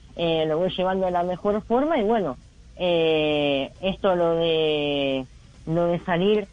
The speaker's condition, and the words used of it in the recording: Cleft palate. Falta alguna operación complementaria para mejorar su, su pronunciación que no sea tan nasal?